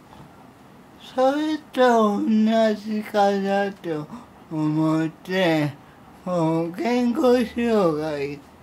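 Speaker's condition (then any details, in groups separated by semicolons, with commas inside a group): Cerebral palsy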